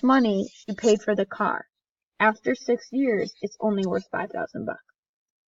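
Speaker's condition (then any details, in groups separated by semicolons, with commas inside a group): No condition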